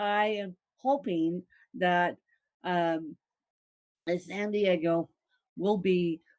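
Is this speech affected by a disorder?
Yes: cerebral palsy, mixed, moderate.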